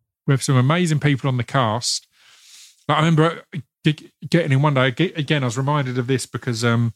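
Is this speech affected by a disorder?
Yes: stammer; sticking type, uncontrollable; barely noticeable to most listeners, plans breathing to avoid stammering in acting roles; here repeated sounds, blocks.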